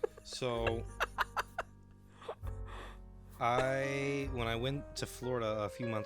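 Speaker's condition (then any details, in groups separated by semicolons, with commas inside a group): No condition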